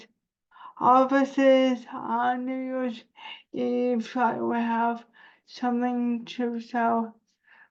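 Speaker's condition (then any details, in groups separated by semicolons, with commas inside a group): Cerebral palsy; spasticity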